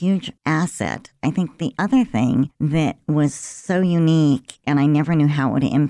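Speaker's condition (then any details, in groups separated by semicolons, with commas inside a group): Cleft lip and palate; about 50-some years ago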